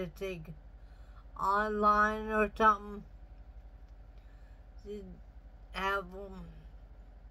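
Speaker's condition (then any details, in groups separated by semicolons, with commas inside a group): Traumatic brain injury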